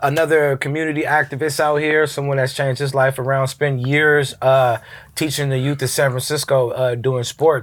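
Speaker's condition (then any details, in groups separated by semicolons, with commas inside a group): No condition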